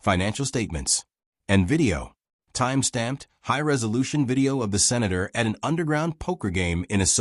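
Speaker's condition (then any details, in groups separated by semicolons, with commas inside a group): No condition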